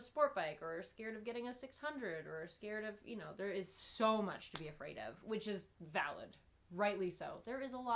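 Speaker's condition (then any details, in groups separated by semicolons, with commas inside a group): No condition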